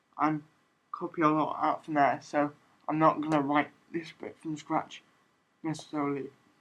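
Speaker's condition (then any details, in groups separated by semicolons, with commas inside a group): Cerebral palsy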